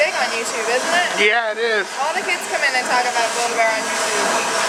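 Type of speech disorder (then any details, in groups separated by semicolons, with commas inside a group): None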